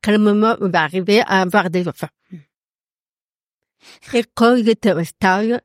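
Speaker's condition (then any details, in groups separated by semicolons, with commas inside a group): Profound congenital deafness; workplace accommodation enabling phone calls, written transcription of meetings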